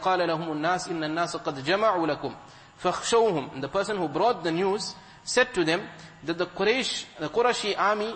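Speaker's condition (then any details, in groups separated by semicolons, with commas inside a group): No condition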